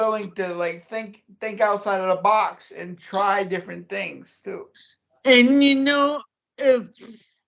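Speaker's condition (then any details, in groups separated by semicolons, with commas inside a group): Cerebral palsy; since childhood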